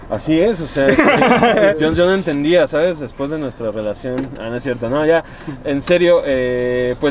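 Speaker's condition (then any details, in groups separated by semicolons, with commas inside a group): No condition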